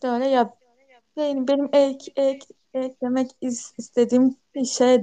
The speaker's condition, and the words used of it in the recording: Stuttering. Evet hani sonra böyle şey hissettim. Hayır normalde falan ben kekeliyorum yani.